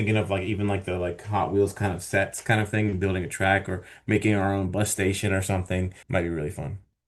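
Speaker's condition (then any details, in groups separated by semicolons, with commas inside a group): No condition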